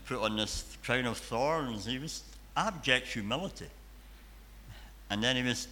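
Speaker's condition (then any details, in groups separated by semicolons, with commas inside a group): Cleft palate and cleft lip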